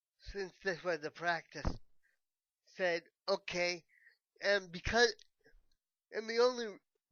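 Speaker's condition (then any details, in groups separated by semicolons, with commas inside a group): Cerebral palsy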